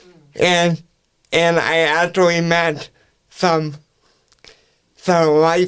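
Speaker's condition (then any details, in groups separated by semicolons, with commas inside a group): Cerebral palsy; speech affected to an extent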